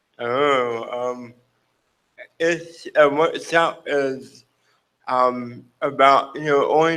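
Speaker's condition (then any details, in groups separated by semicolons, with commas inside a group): Cerebral palsy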